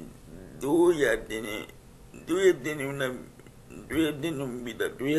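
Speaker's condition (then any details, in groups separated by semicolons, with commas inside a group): Cerebral palsy; uses wheelchair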